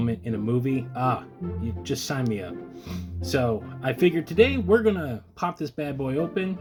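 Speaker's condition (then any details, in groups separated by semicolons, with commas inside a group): No condition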